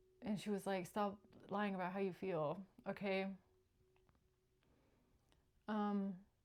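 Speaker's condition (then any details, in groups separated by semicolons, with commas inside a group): No condition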